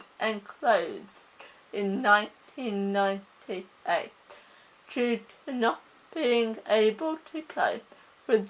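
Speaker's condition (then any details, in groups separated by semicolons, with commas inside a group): Cerebral palsy; oxygen starvation at birth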